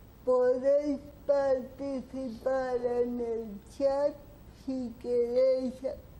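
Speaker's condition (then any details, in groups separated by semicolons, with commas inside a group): Cerebral palsy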